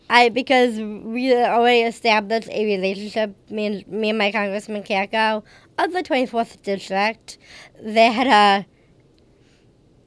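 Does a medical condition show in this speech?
Yes: Down syndrome; age 31.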